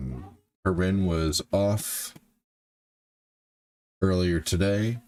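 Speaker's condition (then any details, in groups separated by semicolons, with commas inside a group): No condition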